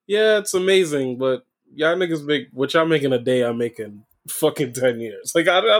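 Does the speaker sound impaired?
No.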